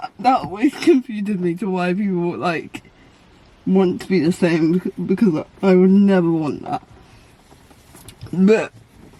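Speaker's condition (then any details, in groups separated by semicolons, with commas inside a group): Cerebral palsy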